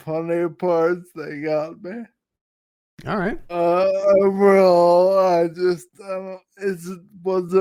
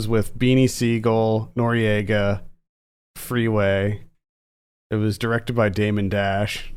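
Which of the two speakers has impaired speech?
The first: Friedreich's ataxia.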